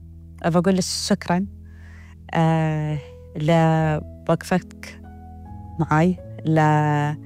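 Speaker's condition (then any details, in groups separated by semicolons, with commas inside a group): Stuttering; hereditary stuttering, ongoing; repeated whole words, e.g. 'that I' said four times; prolonged sounds, blocks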